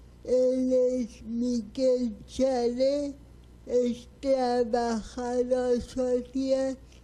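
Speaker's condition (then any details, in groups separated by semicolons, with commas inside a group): Cerebral palsy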